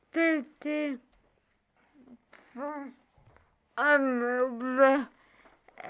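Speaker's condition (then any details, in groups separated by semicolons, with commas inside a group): Cerebral palsy; from birth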